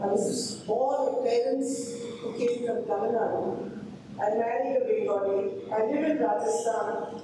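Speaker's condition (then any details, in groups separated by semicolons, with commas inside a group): No condition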